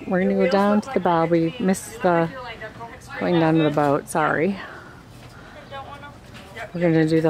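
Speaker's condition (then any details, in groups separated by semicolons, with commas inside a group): No condition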